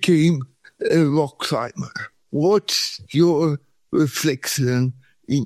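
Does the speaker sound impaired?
Yes: cerebral palsy; muscle cramps and pain from shaking.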